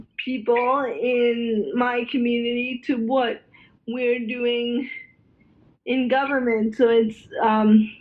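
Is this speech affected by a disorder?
Yes: cerebral palsy, spastic quadriplegia.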